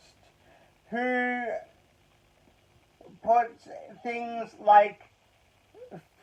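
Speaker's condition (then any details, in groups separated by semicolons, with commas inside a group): Cerebral palsy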